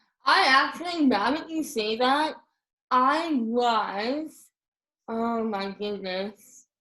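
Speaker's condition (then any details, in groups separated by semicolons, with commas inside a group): Moebius syndrome; facial paralysis affects speech, infant feeding difficulty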